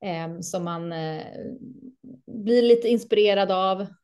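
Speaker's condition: No condition

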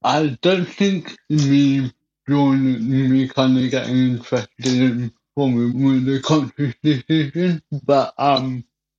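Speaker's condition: Cerebral palsy; wheelchair

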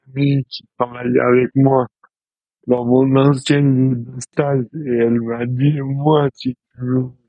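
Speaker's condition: Dystonia; neurological movement disorder, present since birth, rare, affects fine motor skills, judo from age three to offset motor troubles; 24 years old, about 24 years since onset; speech difficulties

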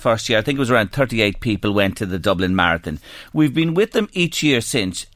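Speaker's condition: No condition

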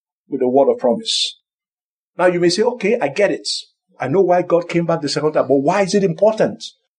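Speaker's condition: No condition

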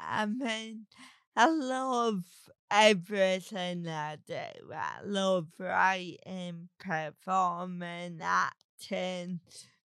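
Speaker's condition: Cerebral palsy; talks differently

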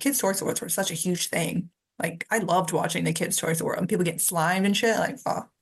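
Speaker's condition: No condition

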